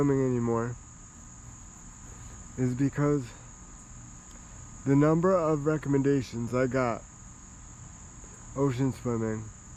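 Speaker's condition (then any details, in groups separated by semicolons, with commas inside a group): Cerebral palsy, spastic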